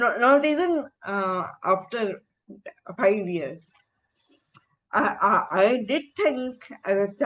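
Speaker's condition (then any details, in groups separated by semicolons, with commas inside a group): Encephalitis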